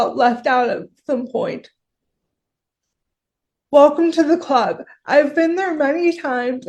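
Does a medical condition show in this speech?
Yes: cerebral palsy; severe, wheelchair.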